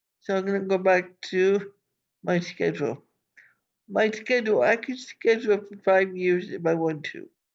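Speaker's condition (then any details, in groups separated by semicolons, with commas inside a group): Cerebral palsy; from birth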